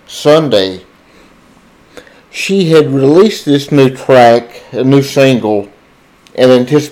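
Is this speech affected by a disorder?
Yes: cerebral palsy, spastic diplegia.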